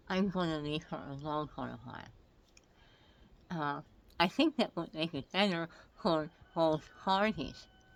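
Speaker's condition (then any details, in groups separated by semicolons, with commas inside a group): Head and neck cancer; multiple surgeries; coughing, ongoing medication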